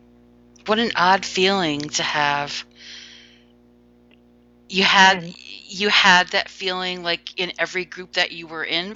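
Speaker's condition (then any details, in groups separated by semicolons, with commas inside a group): Stuttering; woman who stutters, openly discloses stuttering; formerly avoided speaking situations, speechless at first self-help group meeting, said name and stutter by fourth or fifth; repeated words, prolonged sounds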